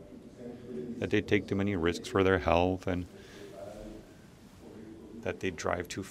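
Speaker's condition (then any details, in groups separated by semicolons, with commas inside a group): No condition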